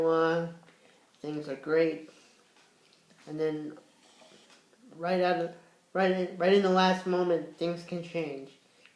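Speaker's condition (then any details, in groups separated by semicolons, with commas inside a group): Cerebral palsy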